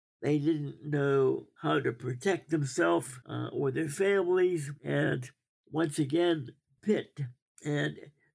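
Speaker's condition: Cerebral palsy; weekday resident at D.T. Watson Hospital ages four and five, learned walking with braces

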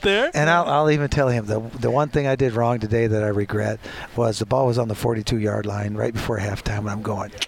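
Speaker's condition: No condition

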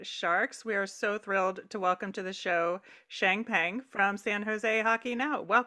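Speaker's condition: No condition

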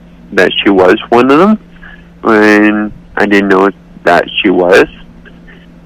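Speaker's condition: Cerebral palsy; accepts own voice

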